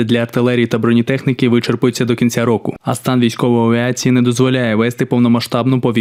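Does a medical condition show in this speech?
No.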